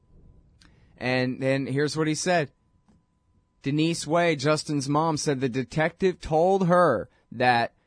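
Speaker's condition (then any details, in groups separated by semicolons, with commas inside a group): No condition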